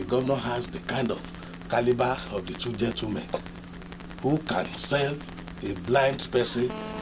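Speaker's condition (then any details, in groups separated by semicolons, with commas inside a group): No condition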